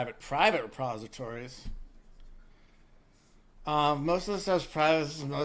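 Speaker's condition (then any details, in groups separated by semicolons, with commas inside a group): No condition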